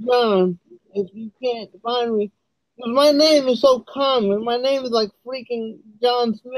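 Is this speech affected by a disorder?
Yes: cerebral palsy; uses wheelchair.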